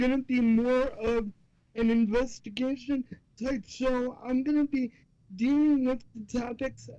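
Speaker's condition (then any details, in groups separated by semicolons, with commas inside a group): Cerebral palsy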